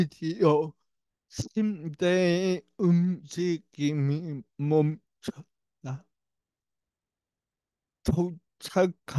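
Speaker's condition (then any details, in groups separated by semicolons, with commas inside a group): Brain lesion disability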